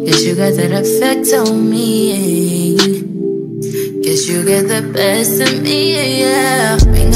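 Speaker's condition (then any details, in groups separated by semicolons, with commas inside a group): No condition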